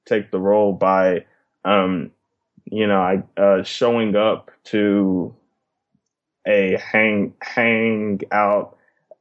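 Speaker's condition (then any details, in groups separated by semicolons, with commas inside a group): Stuttering; stuttering since very young age, covert stuttering through high school, sought help in college; pauses and breaks in speech due to stuttering, disfluent moments; parental pressure to control stuttering led to slower speech, more pausing; repeated sounds, prolonged sounds, blocks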